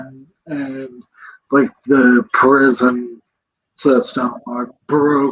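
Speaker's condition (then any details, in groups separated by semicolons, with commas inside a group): Cerebral palsy; present from birth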